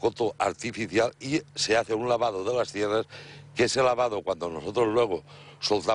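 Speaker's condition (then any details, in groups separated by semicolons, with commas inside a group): No condition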